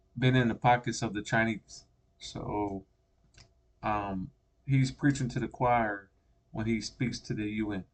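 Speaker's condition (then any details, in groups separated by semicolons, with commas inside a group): No condition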